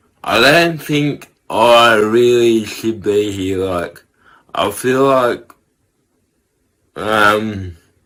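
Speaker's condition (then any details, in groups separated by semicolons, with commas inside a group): Cerebral palsy; from birth, tight muscles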